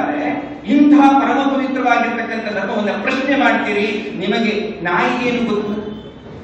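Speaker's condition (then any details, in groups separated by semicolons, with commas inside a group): No condition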